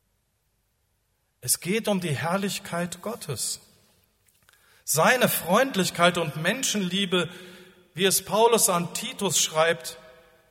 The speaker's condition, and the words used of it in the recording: No condition.